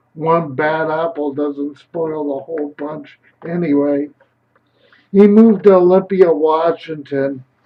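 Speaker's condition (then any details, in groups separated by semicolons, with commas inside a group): Cerebral palsy; brain damage at birth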